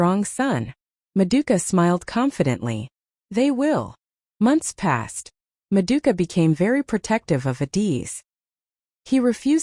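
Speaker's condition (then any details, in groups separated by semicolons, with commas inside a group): No condition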